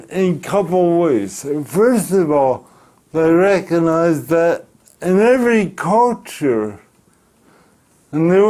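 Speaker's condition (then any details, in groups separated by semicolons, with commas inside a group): Cerebral palsy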